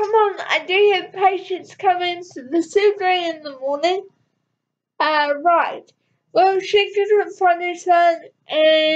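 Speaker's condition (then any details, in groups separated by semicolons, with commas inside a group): Cerebral palsy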